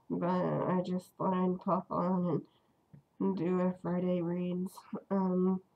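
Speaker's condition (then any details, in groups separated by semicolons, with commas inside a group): Cerebral palsy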